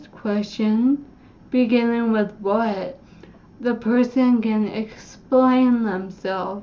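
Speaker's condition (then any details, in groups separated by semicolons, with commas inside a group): Cerebellar ataxia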